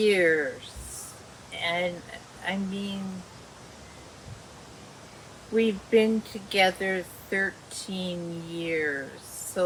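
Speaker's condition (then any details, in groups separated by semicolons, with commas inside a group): Dysarthria; caused by multiple sclerosis; end-stage MS, MS since age 14; speech worsening, still communicates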